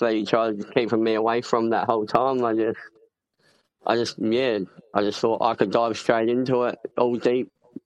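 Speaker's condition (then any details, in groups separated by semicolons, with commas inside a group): Cleft palate; congenital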